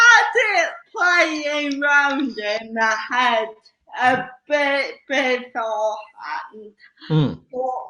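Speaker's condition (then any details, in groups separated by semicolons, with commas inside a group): Cerebral palsy; slow speech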